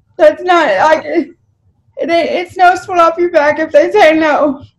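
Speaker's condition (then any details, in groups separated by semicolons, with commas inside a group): Cerebral palsy; spastic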